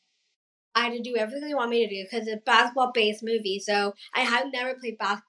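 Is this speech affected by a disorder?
Yes: Down syndrome; past speech therapy, therapist helped connect with thoughts, open heart surgery at 19, stopped singing and vocal coaching afterwards.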